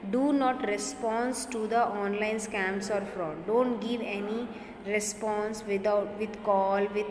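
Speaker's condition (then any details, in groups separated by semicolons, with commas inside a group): No condition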